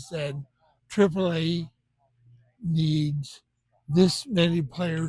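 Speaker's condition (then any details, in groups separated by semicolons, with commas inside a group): Benign essential tremor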